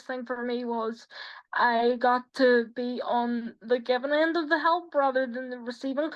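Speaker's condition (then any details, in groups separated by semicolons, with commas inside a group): Quadriplegic cerebral palsy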